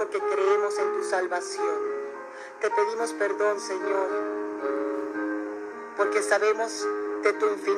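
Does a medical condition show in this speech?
No.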